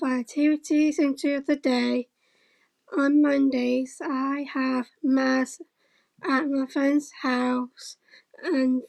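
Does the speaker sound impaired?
Yes: Down syndrome; since infancy, hole in heart, heart surgery at nine months, wires for heart; adult, living independently for six years with a little support.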